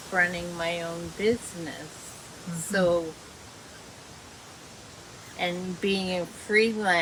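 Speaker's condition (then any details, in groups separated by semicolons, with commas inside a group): Dysarthria; caused by multiple sclerosis; speech worsening, still communicates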